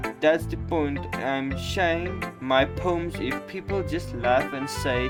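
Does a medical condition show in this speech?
No.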